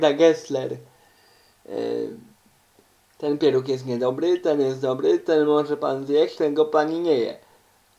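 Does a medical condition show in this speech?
Yes: cerebral palsy; uses wheelchair.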